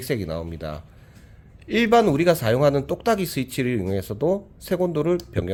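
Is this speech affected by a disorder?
No.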